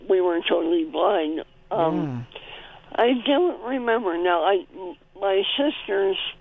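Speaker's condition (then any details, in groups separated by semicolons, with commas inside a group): Cleft palate; congenital, present from birth, spoon feeding needed in early childhood; spoon feeding needed at one point in early childhood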